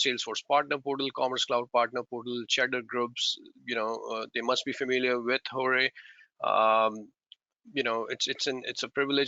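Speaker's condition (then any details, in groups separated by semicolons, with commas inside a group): No condition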